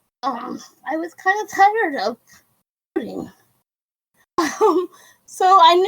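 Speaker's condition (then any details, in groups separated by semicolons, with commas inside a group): Cerebral palsy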